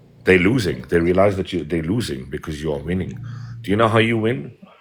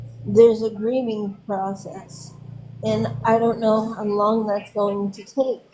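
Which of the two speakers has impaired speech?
The second: cerebral palsy; quadriplegic; 28 years old.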